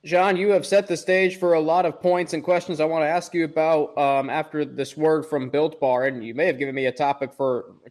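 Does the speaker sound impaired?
No.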